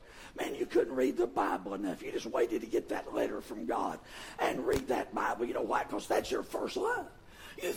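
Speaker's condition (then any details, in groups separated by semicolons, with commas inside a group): Vocal fold paralysis; pushes much air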